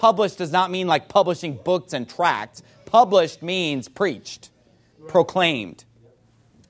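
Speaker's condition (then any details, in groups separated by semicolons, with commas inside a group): No condition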